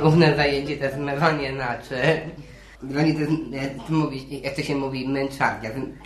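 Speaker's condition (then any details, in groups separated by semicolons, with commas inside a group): Down syndrome; turning 28 this year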